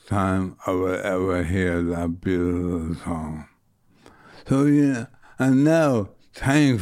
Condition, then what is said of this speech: ALS (motor neuron disease). It's easy to understand everything that you're saying.